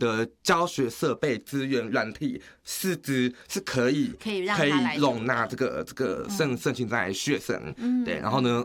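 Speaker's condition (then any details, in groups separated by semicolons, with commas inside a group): Hearing impairment, acquired, progressive; gradually worsening hearing loss; slight accent, taken for ABC, Southeast Asian or overseas Chinese, word order and naturalness normal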